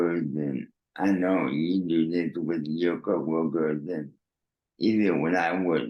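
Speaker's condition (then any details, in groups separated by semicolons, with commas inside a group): Cerebral palsy; therapy from early childhood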